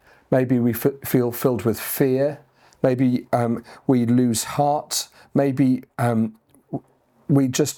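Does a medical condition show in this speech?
Yes: stutter; criticized by others when taking on pastor team leader role; here repeated sounds, prolonged sounds.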